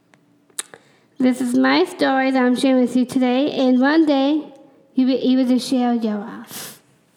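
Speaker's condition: Down syndrome; congenital, extra chromosome, low muscle tone, could not speak or walk early in childhood, constant therapies; ongoing speech class, attended since childhood; speaking among more difficult things, way of talking might seem weird

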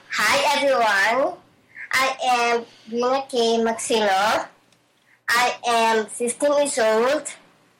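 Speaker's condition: Down syndrome; regular speech therapy since before Special Olympics, reading practices, speaking and MC invitations to build confidence; some speech difficulties due to the condition

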